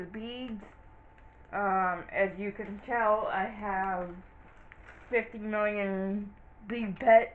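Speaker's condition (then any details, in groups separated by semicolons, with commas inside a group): Cerebral palsy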